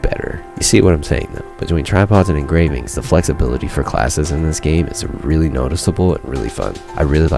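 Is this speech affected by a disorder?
No.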